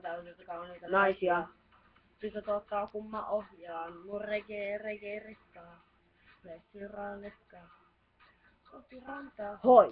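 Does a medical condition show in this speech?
No.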